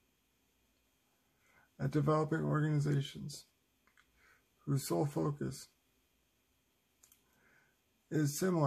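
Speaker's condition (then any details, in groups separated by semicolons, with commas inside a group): Cerebral palsy, spastic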